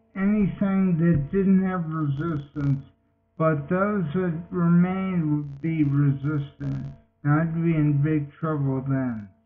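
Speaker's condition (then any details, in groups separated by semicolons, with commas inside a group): Multiple sclerosis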